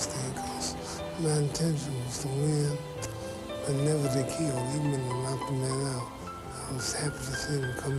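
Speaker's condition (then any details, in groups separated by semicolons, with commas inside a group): Parkinson's syndrome; mild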